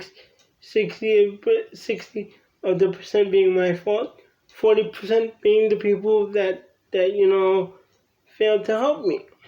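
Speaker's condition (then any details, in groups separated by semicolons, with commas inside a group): Cerebral palsy; from birth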